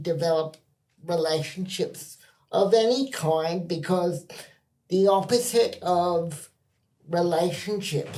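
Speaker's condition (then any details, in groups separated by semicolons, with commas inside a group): Cerebral palsy spastic quadriplegia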